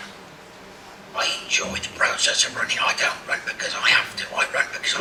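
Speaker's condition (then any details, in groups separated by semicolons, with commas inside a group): Laryngectomy; total laryngectomy for laryngeal cancer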